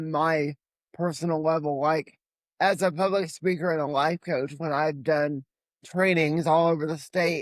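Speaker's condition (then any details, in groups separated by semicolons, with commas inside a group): Cerebral palsy; lifelong wheelchair user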